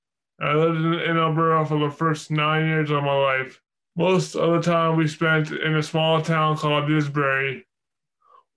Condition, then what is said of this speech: Dysarthria. Because of my speech and balance, people ought to think I'm drunk.